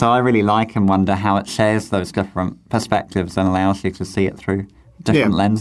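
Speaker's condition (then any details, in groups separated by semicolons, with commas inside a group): Cleft lip and palate; described as speaking beautifully, cleft clinic surgeon at age 12 predicted no public speaking career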